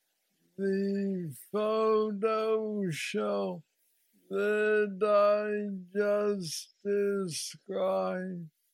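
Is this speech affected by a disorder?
Yes: Parkinson's disease; young onset at 35, neurostimulator brain implant after 2 years, works like brain pacemaker.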